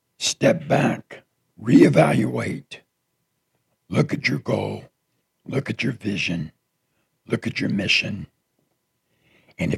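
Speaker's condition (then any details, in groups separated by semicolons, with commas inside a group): Partial laryngectomy after throat cancer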